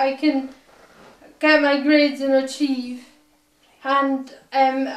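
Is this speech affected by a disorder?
Yes: cerebral palsy.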